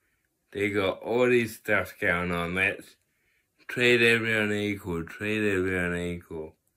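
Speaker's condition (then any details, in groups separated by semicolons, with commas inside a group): Cerebral palsy; from birth, tight muscles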